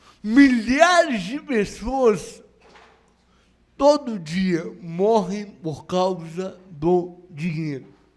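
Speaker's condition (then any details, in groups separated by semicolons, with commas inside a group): Cerebral palsy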